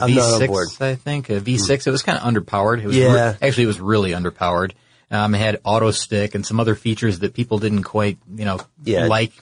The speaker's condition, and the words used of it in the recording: No condition.